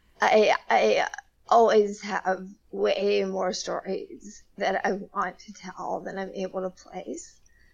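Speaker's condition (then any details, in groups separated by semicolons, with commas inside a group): Spasmodic dysphonia; may sound nervous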